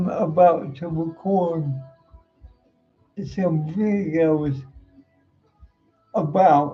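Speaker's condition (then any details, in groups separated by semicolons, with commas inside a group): Cerebral palsy; uses wheelchair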